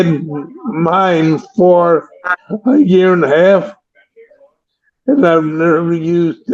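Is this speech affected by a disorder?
Yes: ALS; about 18 months since onset.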